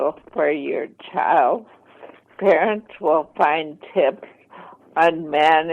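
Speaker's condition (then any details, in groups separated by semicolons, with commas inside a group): ALS, mild; voice slightly impaired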